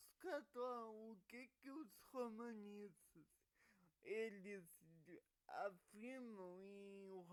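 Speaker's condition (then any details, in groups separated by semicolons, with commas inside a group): Paralysis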